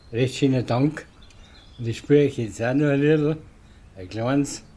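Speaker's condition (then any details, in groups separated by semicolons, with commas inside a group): Parkinson's disease, rigor-dominant; muscle rigor not tremor, onset mid-1990s, diagnosed at 50 by Munich specialist, 2009 deep brain stimulation; speaks normally but slower, earlier could not hold tone or voice, saw speech therapist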